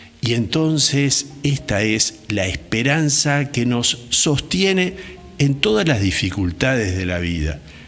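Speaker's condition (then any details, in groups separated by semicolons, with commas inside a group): No condition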